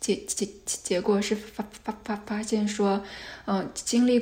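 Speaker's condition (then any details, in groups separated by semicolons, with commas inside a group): Stuttering; noticed in high school English class on br- of British, possible unnoticed childhood stutter, then more words; frequent repetitions of initial syllables and sounds, fillers; repeated sounds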